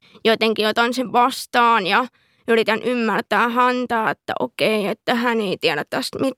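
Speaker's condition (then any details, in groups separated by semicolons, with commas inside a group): Deafness with cochlear implant; cochlear implant user, bilingual, Finnish speaker, probably also sign language; wears implant device, sign language interpreter Minna Paakkolanvaara in studio; cannot understand speech as well as hearing people, weak English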